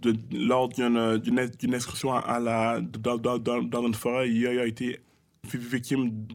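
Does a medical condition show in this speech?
Yes: stuttering; childhood-onset stuttering, thought autistic as young child, spoke Creole, English and French mixed, fluent when rapping since teens; stuttering noticeable during this interview, as he points out himself, audible repetitions; stutters in conversation, strings syllables together very fast without stopping or tripping; here repeated sounds, repeated words.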